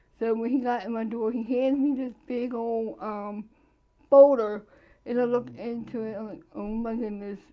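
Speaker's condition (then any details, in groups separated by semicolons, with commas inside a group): Cerebral palsy; present from birth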